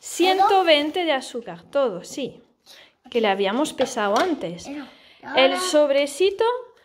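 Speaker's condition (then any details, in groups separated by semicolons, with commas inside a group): No condition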